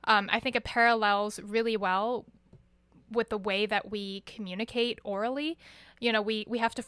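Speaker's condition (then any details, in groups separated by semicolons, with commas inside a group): No condition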